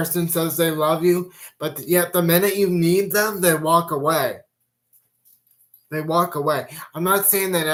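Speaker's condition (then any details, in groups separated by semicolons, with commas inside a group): Cerebral palsy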